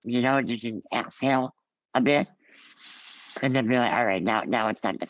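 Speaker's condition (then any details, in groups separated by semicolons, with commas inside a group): Ullrich congenital muscular dystrophy; stopped breathing 2 minutes six weeks later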